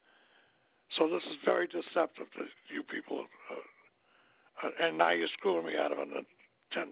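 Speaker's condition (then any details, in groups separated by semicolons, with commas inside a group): Stroke; hard time talking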